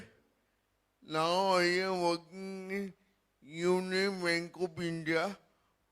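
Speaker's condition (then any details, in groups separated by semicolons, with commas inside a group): Cerebral palsy; speech may be hard to understand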